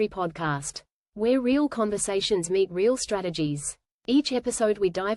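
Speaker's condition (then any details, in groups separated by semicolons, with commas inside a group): No condition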